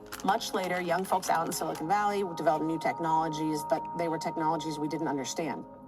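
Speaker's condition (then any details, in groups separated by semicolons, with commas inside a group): No condition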